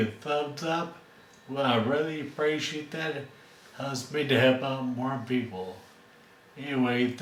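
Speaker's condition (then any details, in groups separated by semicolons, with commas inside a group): Friedreich's ataxia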